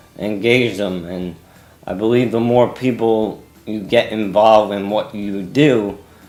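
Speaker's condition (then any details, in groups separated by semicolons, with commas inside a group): ALS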